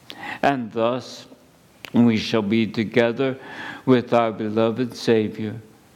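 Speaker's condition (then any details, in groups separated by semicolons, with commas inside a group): ALS; at least a couple of months since diagnosis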